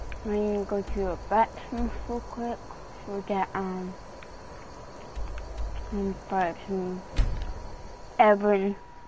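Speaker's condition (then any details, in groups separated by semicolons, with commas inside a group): Cerebral palsy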